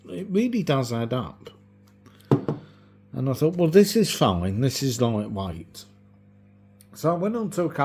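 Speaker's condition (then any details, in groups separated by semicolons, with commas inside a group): No condition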